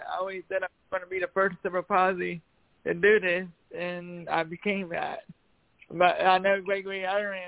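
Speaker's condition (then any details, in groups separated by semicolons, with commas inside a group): Cerebral palsy; past challenges speaking up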